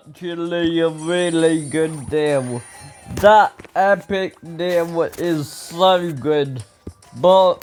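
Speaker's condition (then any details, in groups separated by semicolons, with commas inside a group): Ataxia; affects body movements; speech recently worse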